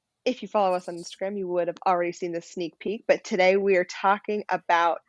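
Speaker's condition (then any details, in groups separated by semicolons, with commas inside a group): No condition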